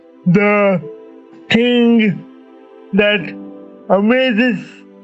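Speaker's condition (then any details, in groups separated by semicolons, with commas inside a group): Cerebral palsy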